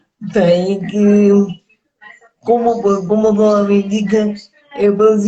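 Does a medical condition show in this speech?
Yes: cerebral palsy; speech affected.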